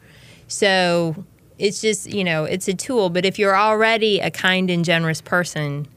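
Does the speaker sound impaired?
No.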